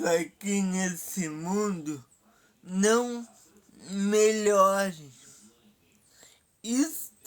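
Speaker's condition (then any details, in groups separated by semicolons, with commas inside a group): Paralysis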